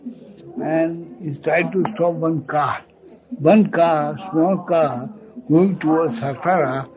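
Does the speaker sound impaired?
Yes: speech loss after head injury; speech lost after accident.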